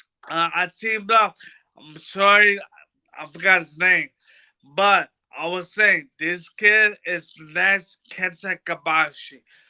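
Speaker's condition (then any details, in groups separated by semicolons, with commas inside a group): Brain bruising; speech bad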